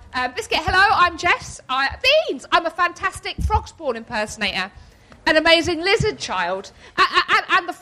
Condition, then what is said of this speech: Tourette syndrome. So several times a day my tics intensify and I completely lose control of my body and speech, which looks seizure-like and needs similar management.